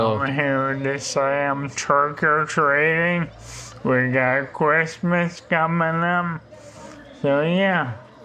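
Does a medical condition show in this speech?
Yes: ALS; slow progression, leg onset.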